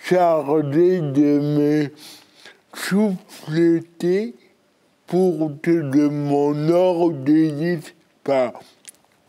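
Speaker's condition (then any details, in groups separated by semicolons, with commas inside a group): Cerebral palsy; birth injury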